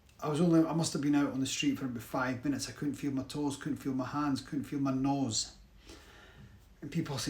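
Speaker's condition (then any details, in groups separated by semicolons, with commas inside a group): No condition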